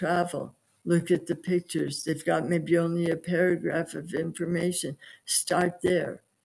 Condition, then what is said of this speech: Aphasia. And that's really hard when you've been in radio and you know where your voice should go and where it should be, and that's never coming back.